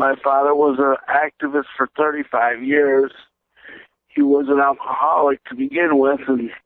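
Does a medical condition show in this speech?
Yes: cerebral palsy; present since birth.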